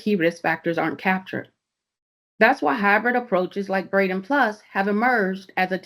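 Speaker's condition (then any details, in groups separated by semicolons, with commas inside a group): No condition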